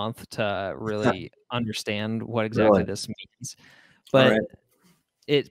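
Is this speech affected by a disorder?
No.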